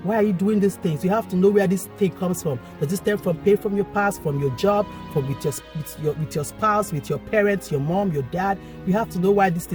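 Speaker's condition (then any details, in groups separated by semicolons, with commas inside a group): No condition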